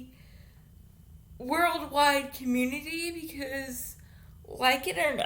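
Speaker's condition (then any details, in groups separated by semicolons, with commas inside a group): Cerebral palsy; can speak for self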